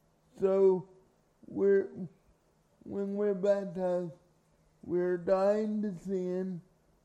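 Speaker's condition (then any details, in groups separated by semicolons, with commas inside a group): Cerebral palsy; from birth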